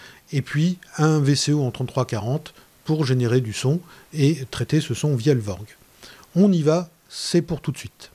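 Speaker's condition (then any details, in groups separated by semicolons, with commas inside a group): No condition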